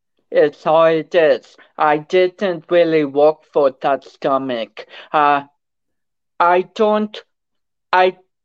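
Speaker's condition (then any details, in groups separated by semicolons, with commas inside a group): Cerebral palsy; affects speech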